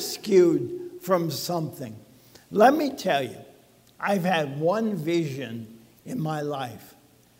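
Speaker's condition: ALS; no cure

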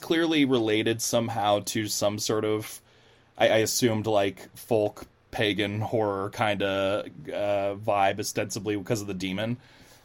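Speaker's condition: No condition

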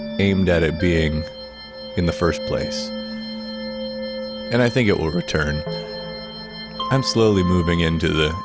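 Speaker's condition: No condition

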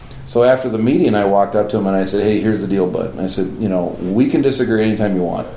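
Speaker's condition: No condition

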